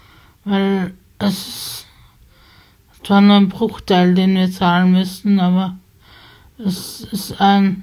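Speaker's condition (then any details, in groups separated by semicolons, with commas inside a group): Spasticity from birth; multiple sclerosis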